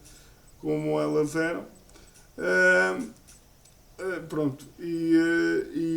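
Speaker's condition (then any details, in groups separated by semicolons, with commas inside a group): Cerebral palsy; uses a wheelchair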